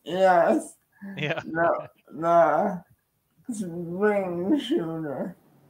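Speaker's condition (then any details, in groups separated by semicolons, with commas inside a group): Cerebral palsy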